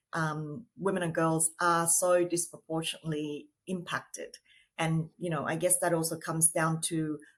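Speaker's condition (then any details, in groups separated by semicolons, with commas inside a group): No condition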